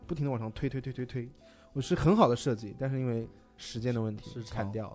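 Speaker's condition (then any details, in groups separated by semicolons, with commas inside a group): No condition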